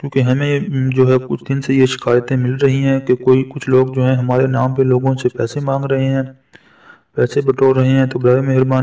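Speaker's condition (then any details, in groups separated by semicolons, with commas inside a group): No condition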